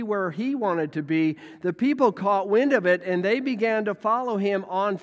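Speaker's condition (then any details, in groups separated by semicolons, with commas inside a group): No condition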